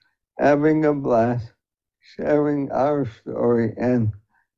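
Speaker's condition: ALS; limb onset, left hand weakness and muscle loss, spread to right hand, diagnosed 1.5 years later; living with ALS 7 years, walking difficulty by diagnosis, many physical abilities lost

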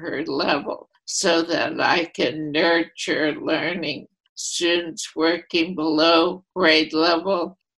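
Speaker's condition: ALS, primary lateral sclerosis; voice affected

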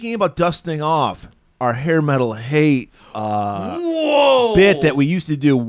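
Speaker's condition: No condition

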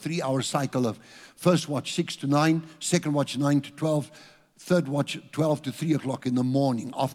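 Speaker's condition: No condition

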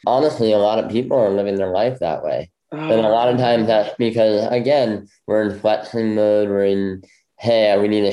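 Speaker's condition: Bilateral cleft lip; left ear tumor

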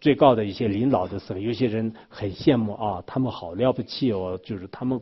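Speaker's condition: No condition

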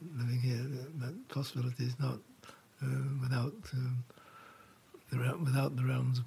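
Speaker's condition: Parkinson's; symptoms held off through meditation

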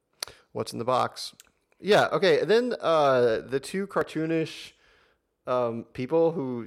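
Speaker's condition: No condition

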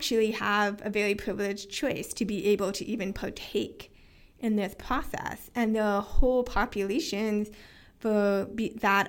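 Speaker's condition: Hearing loss with cochlear implants; bilateral cochlear implants, first implant at age 18, not born deaf, born with some hearing

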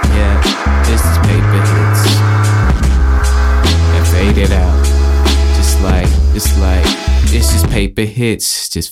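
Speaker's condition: No condition

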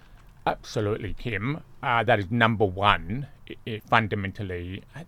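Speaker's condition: Deafness; congenital deafness, born deaf

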